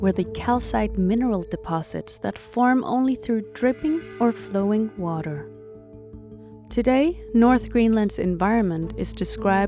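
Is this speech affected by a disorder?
No.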